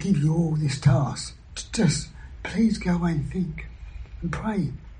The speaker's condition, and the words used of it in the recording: Throat cancer. My voice, I'm able to talk about it.